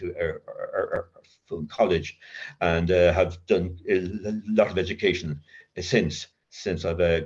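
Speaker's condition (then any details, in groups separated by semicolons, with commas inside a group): Covert stutter; severe childhood stutter, linked to adverse childhood experience, child guidance clinic, worse with teacher's punishment, covert since sobriety; still gets occasional blocks, uses voice as main working tool; stutters in mind more than aloud, avoids feared words, voice never feels own; repeated words, prolonged sounds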